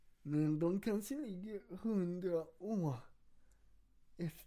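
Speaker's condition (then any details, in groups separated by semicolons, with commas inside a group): Cerebral palsy; wheelchair user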